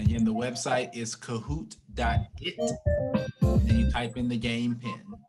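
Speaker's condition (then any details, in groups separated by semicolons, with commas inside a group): No condition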